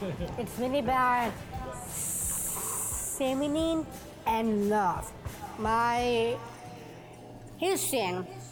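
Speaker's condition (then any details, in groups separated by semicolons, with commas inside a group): Down syndrome; congenital, present from birth; age 28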